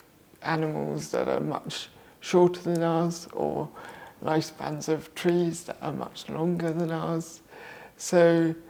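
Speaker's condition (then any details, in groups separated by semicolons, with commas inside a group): Cerebral palsy; left-sided muscle tension; very minor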